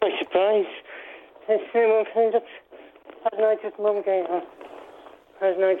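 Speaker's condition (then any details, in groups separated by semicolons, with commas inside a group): Parkinson's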